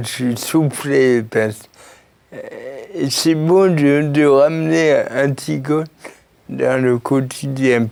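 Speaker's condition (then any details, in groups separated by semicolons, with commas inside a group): Cerebral palsy; since birth, birth injury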